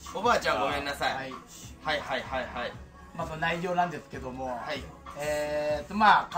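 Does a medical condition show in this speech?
No.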